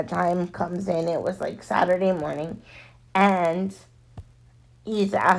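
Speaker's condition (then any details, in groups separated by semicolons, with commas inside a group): Cerebral palsy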